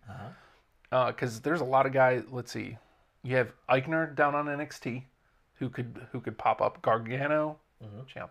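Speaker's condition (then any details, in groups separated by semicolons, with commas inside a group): No condition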